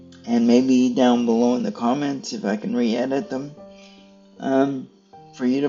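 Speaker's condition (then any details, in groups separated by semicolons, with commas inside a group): Cerebral palsy; stiff muscles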